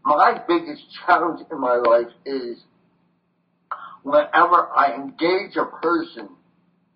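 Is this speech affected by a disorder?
Yes: voice box damage from tracheostomy; brain injury from smoke inhalation, carbon monoxide poisoning, voice box damaged by medic's trach tube; about 30 to 32 years since injury, cannot write, lost fine motor skills; cannot sing as before, ongoing voice challenge.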